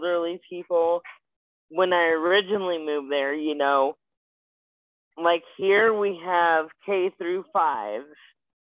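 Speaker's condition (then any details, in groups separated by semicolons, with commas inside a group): Spastic quadriplegic cerebral palsy; age 27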